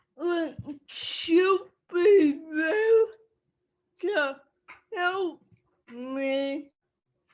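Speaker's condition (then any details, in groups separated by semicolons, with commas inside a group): Cerebral palsy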